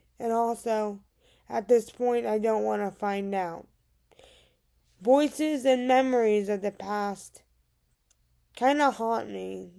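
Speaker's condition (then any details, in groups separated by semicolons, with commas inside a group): Cerebral palsy; diagnosed around age 2 or 3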